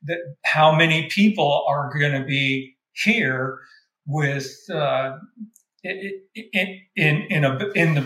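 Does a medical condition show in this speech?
Yes: frontotemporal dementia with stuttering; right frontal and temporal involvement, diagnosis took about 3.5 years, hearing expected to become affected; ongoing stuttering, paranoia; new-onset stuttering, never stuttered before, first noticed around COVID period, speech tasks led to neurological surgeon referral; here repeated words, prolonged sounds.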